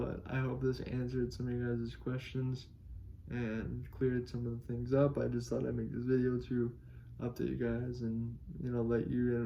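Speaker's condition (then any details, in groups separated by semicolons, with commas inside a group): Cerebral palsy; able to speak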